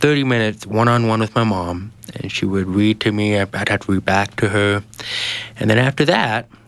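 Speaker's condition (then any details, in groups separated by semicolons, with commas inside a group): Genetic hearing loss; congenital genetic 90% hearing loss inherited from father, diagnosed almost age two, no cochlear implant; hearing aid, earlier body aid, twelve years speech and listening therapy, Child Shall Speak program; speaks well after years of therapy, trouble understanding unfamiliar accents on phone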